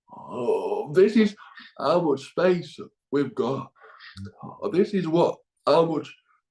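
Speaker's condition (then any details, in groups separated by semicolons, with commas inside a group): Cerebral palsy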